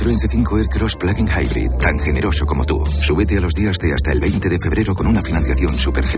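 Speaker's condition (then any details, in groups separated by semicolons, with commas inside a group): No condition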